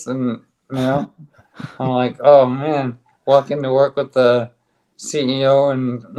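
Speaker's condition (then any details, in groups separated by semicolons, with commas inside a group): ALS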